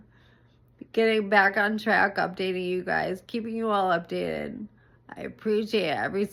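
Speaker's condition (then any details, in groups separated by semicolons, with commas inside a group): ALS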